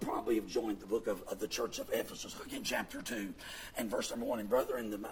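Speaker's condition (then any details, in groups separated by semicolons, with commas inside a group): Vocal fold paralysis; voices with false folds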